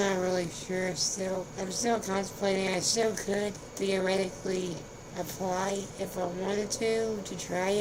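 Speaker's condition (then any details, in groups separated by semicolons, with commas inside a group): Spinal muscular atrophy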